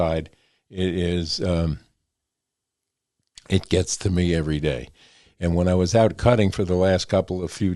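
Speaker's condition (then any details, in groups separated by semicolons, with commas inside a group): No condition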